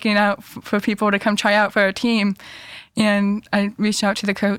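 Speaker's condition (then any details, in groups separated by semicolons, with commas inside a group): Deafness; cochlear implants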